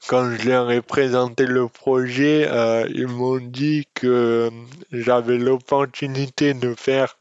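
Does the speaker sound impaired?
Yes: dystonia; congenital, from lack of brain oxygen at birth, diagnosed soon after, left forearm most affected; eloquence disorder caused by dystonia, alongside muscular disorder.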